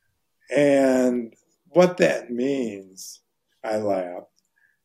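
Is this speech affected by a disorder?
Yes: ALS; probably hereditary, father and uncle died of ALS; right hand not working; voice very hoarse.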